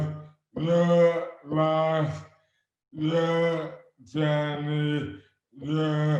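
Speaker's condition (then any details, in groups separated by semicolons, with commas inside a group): Dystonia; affects hands and speech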